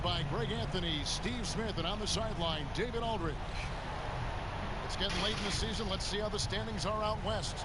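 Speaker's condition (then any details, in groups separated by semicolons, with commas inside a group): No condition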